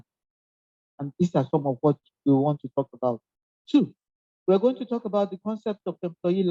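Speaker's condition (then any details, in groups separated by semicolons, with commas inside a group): No condition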